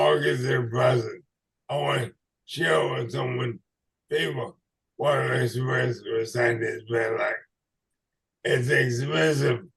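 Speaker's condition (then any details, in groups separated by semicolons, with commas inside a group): ALS/MND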